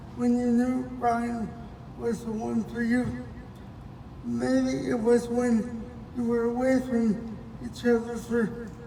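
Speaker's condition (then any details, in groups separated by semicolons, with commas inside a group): Cerebral palsy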